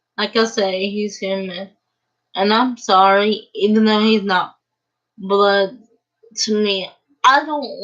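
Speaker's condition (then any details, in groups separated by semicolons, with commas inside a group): Cerebral palsy; uses a wheelchair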